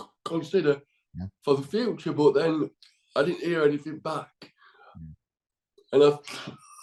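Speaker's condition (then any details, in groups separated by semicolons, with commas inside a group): Cerebral palsy; left side affected, weak left arm, cannot walk, from birth; needs daily support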